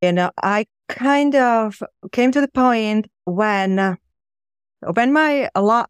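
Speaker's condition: Stuttering; stutter since childhood, free psychotherapy with psychologist for speech from age 11 for three years; still stutters, public speaking on podcasts and shows often stressful; can speak, a year ago would have refused podcasts; prolonged sounds, blocks

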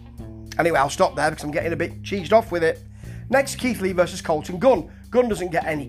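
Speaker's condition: No condition

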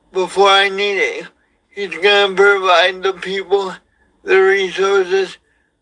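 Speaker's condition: Cerebral palsy; wheelchair user

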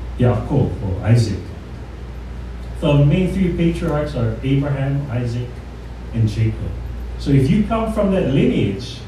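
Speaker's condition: No condition

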